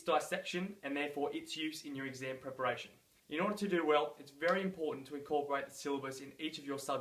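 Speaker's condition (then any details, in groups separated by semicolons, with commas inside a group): No condition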